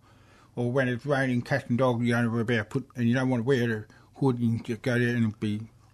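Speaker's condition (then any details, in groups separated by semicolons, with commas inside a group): Hearing loss with cochlear implants; right implant 10-11 years ago, left 2-3 years later, 4-hour operation, dead hair cells, formerly hearing aids; both implants, number seven model Bluetooth phone streaming, telecoil via Cochlear app, hears fridge motor; asks others to speak slowly, struggles when people talk quickly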